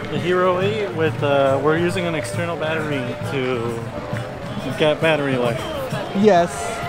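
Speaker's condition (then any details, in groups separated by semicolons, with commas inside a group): No condition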